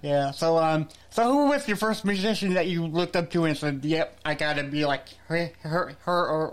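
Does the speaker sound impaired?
Yes: cerebral palsy; back pain.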